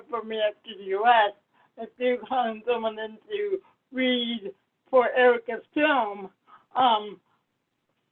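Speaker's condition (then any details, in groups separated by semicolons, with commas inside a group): Cerebral palsy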